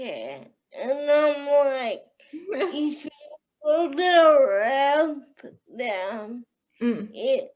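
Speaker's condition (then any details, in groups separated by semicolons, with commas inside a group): Cerebral palsy; powerchair user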